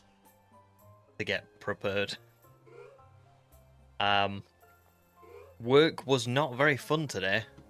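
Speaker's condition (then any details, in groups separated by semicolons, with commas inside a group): No condition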